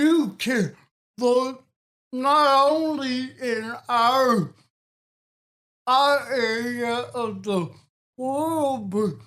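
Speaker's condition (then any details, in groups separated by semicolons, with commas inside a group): Cerebral palsy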